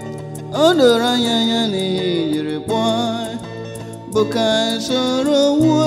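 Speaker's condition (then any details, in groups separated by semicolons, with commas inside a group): No condition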